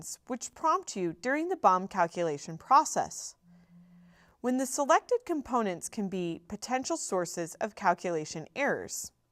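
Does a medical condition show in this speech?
No.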